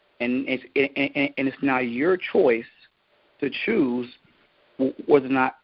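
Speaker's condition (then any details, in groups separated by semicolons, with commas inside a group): Stuttering; no professional speaking training, no Toastmasters or speaking lessons; repeated sounds, blocks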